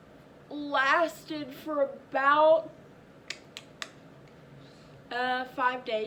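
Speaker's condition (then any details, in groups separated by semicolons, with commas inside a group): Cerebral palsy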